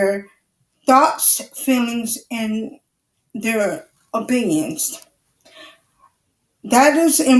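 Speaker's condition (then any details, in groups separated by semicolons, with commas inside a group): Cerebral palsy; wheelchair user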